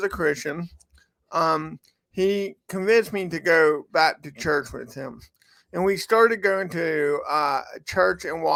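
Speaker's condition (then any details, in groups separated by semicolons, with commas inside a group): Cerebral palsy; from birth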